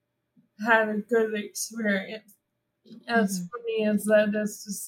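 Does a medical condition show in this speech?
Yes: ALS; young-onset ALS, diagnosed in twenties before 35, prolonged diagnosis after third EMG, second opinion at multidisciplinary clinic.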